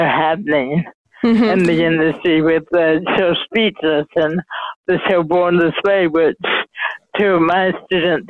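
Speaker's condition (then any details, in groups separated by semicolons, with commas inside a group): Mild cerebral palsy; speech affected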